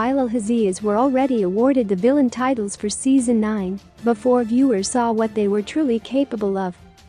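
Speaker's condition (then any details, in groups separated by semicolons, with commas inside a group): No condition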